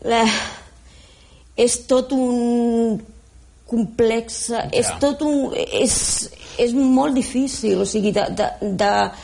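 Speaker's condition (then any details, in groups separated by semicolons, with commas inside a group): Stuttering; inherited through maternal line, mother unaffected, sister's son and cousins affected, present since school age; still present at age 59, some tension speaking on air; stuttered speech, visible part small compared with inner experience; repeated sounds, repeated words, prolonged sounds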